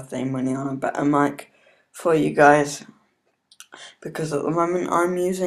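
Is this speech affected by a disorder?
Yes: cerebral palsy; not fully independent.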